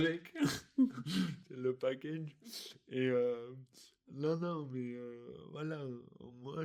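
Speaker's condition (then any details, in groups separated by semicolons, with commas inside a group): Dystonia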